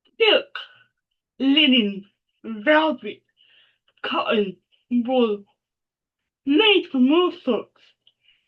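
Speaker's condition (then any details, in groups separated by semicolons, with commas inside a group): Cerebral palsy; speech possibly hard to understand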